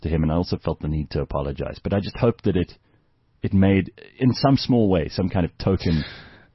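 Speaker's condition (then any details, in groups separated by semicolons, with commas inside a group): No condition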